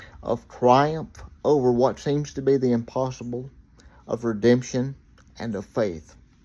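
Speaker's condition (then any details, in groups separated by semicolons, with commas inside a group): Cerebral palsy; uses wheelchair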